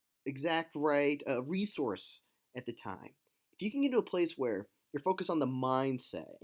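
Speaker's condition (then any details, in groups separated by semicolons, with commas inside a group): No condition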